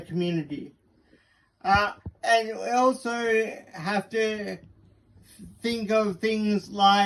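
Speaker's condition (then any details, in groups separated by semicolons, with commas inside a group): Cerebral palsy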